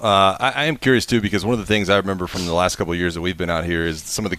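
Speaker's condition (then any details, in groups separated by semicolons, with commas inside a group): No condition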